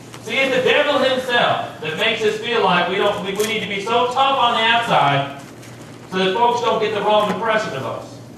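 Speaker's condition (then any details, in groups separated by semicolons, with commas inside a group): No condition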